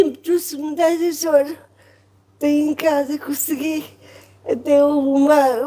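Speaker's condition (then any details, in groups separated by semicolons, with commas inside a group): Cerebral palsy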